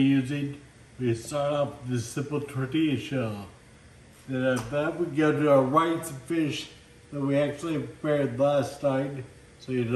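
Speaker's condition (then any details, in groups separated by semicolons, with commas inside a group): Friedreich's ataxia; slowed speech, can be difficult to understand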